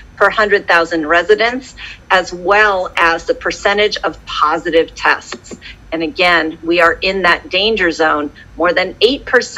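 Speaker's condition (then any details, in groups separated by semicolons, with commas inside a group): No condition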